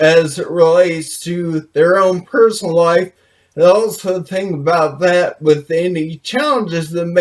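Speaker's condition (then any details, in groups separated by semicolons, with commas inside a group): Brain injury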